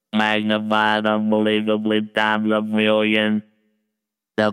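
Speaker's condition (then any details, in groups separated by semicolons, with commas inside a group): Laryngectomy, total laryngectomy with electrolarynx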